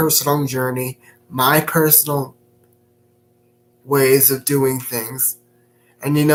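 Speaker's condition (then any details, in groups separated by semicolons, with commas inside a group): Cerebral palsy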